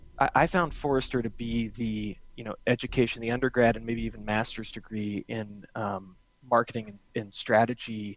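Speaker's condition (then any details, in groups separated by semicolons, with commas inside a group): No condition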